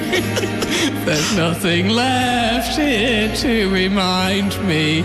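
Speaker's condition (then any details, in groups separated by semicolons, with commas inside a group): No condition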